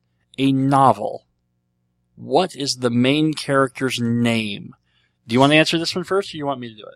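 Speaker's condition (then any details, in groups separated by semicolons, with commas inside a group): Cleft lip and palate; treated as a baby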